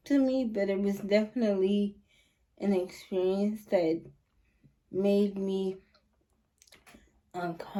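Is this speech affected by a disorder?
Yes: cerebral palsy; spastic quadriplegic, all four limbs, muscle tightness.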